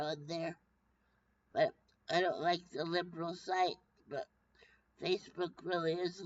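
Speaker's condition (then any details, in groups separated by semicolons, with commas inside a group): Brain injury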